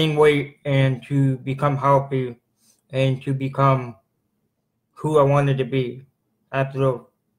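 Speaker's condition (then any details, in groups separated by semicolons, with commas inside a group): Cerebral palsy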